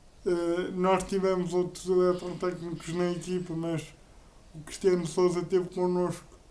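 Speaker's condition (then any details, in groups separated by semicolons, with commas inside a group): Cerebral palsy; uses a wheelchair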